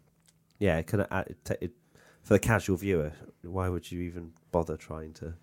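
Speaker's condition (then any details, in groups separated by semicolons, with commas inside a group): No condition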